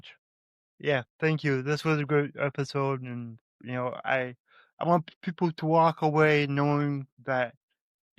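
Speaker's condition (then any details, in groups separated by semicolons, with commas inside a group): Cerebral palsy; from birth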